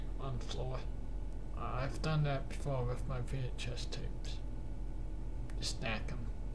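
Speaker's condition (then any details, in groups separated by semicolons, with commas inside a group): Cerebral palsy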